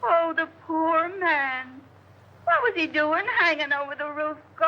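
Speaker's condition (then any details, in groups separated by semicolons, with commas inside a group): No condition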